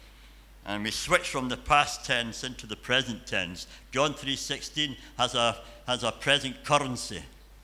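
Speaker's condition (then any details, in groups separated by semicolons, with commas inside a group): Cleft palate and cleft lip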